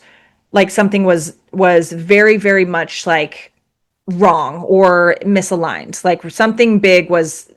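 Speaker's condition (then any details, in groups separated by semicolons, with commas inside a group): No condition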